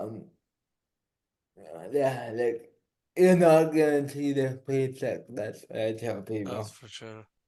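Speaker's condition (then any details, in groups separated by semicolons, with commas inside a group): Cerebral palsy; diagnosed after cardiac arrest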